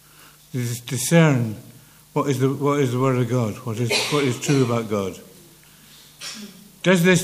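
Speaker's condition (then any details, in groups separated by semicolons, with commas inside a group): Parkinson's; speech less clear than before for some years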